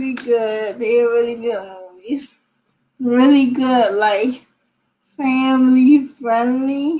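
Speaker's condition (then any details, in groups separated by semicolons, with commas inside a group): Cerebral palsy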